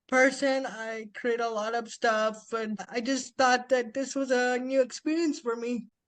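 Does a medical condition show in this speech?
Yes: spastic quadriplegic cerebral palsy.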